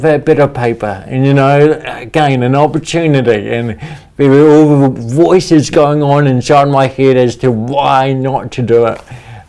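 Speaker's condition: Cerebral palsy; speech impediment, talks funny

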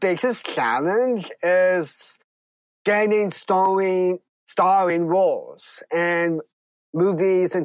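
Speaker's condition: Down syndrome; congenital, extra genetic material on chromosome 21

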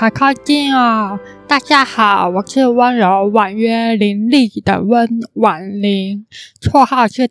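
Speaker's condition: Congenital hearing impairment; cannot hear clearly

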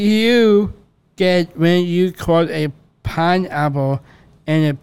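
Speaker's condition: Down syndrome; congenital heart condition AVSD

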